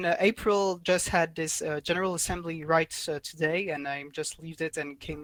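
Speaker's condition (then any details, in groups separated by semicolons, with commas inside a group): No condition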